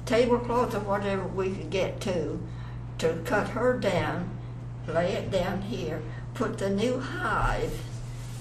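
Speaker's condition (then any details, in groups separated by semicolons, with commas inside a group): Parkinson's; onset many years earlier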